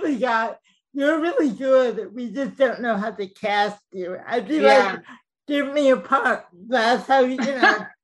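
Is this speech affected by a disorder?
Yes: cerebral palsy, mild; speech mildly affected.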